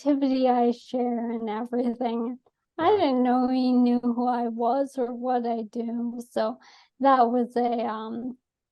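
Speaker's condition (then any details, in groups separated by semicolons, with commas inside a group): ALS; atypical case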